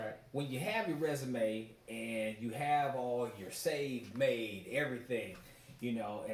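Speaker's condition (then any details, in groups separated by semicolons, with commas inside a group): No condition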